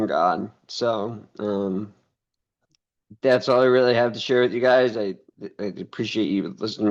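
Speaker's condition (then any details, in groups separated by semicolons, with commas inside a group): ALS; brain-computer interface implant; non-verbal, lost movement, speech and typing; cannot speak, types via brain implant, uses cloned voice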